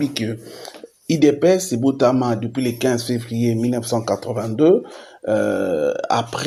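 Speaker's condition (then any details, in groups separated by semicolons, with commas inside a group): No condition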